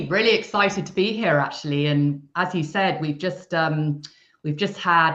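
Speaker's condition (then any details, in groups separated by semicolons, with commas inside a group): No condition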